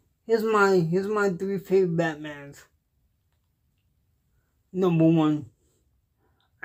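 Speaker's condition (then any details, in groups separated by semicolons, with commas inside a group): Cerebral palsy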